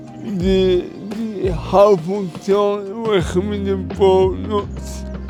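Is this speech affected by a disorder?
Yes: cerebral palsy; present since birth.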